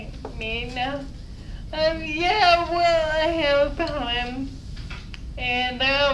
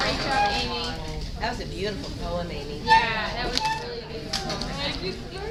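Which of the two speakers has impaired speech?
The first: dysarthria; ataxic dysarthria from Friedreich's ataxia, hereditary, scoliosis, back brace; diagnosed at 13, uses wheelchair, speech program 3 years; slurred speech, worse loud, variable days, pauses to breathe.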